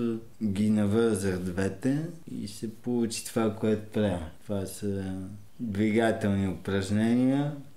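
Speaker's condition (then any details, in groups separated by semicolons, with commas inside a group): Cerebral palsy; oxygen loss at birth, stroke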